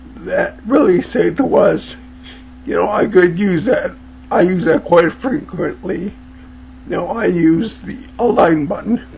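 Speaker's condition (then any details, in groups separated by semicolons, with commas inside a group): Cerebellar ataxia from brain tumour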